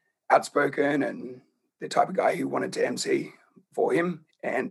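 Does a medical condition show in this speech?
Yes: laryngeal cancer; HPV-related, in voice box, onset age 27-28, earlier neck fusion surgery with tubes past larynx; croaky voice, speaks at low tone, hard to project voice.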